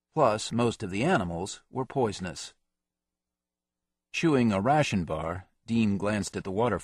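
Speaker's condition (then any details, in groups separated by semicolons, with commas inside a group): No condition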